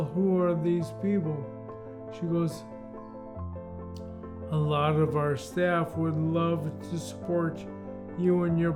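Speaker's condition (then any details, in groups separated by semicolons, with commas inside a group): Primary lateral sclerosis; upper motor neurons, progressive weakness and stiffness; worsening left side weakness, outpatient rehab; voice changed, in speech therapy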